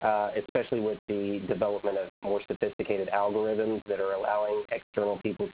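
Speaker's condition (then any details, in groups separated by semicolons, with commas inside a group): No condition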